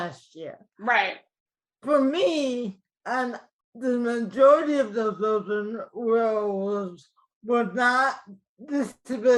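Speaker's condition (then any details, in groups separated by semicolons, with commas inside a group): Cerebral palsy, mild; mildly affected speech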